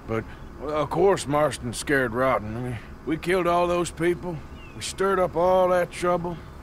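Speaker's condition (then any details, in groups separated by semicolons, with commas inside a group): No condition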